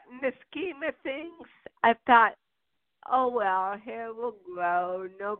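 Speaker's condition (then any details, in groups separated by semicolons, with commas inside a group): Cerebral palsy; birth onset, diagnosed at UCLA Medical Center, right hand affected, therapy from 18 months, lower back surgery; progressive nerve-damage hearing loss, hearing aids, falls, pain, broken collarbone, needs text with masks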